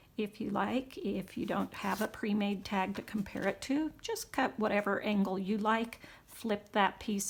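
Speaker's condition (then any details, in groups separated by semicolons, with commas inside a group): No condition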